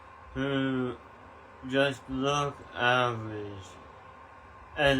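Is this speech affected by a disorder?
Yes: tongue cancer surgery.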